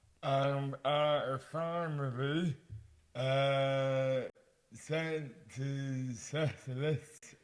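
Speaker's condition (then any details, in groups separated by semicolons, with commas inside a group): Dystonia; mouth impairment affects speech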